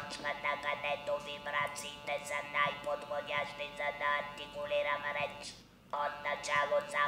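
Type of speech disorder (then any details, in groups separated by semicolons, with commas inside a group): Electrolarynx speech; electrolarynx user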